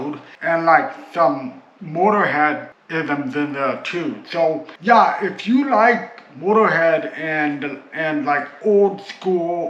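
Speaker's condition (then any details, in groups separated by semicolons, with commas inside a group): Cerebral palsy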